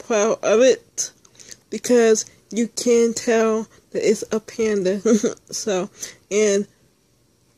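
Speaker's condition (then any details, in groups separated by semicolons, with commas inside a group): Speech impairment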